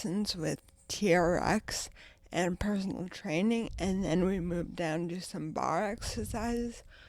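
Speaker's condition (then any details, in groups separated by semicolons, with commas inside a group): Traumatic brain injury, ataxia; affects walking and speech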